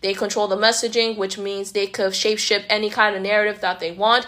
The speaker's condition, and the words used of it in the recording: None; typical speech.